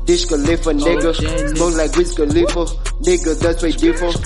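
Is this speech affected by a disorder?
No.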